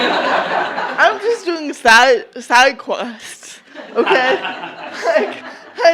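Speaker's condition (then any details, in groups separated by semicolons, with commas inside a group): Cerebral palsy; atypical voice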